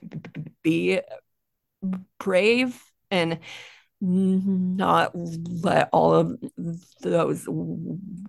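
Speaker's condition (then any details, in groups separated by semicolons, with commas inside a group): Stuttering; stutter since childhood, more severe when younger, quiet child avoiding speaking, NSA workshop in Fort Lauderdale; still stutters, no problems communicating at work, growing confidence; more comfortable the more people spoken to, sound repetitions; repeated sounds, blocks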